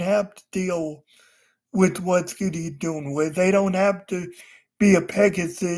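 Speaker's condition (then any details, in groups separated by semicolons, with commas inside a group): Cerebral palsy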